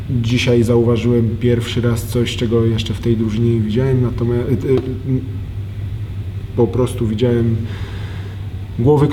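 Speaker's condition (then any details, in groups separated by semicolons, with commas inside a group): No condition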